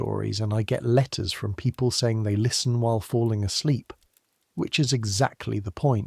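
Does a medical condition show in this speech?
No.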